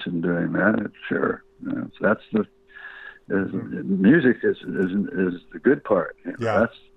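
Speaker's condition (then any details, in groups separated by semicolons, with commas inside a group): Parkinson's disease; earlier radiation for cancer treatment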